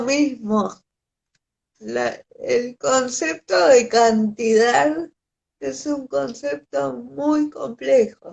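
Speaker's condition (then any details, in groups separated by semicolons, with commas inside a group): Cerebral palsy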